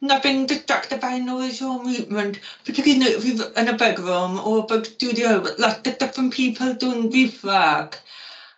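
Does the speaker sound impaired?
Yes: profoundly deaf; profound deafness.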